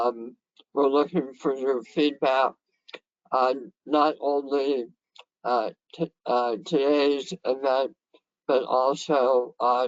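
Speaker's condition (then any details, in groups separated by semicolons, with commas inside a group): Head and neck cancer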